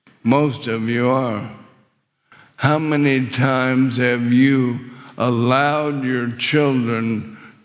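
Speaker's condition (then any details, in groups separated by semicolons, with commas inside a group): ALS; struggles with swallowing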